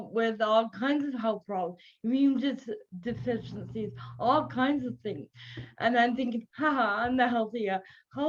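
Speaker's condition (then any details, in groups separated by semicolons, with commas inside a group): Cerebral palsy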